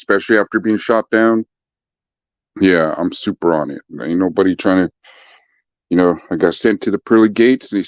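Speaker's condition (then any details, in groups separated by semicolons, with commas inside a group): No condition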